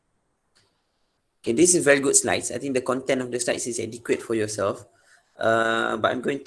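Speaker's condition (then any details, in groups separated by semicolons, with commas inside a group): No condition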